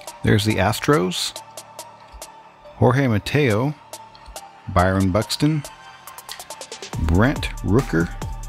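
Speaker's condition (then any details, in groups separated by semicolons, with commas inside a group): No condition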